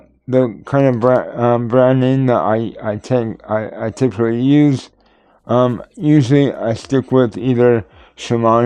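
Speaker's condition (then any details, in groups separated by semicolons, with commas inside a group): Cerebral palsy; tends to mess up words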